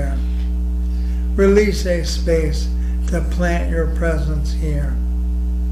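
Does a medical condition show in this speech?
Yes: ALS.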